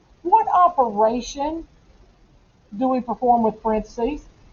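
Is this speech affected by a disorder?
No.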